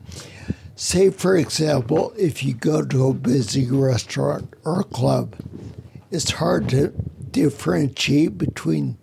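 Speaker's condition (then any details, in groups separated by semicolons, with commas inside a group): Spinocerebellar ataxia; speech impediment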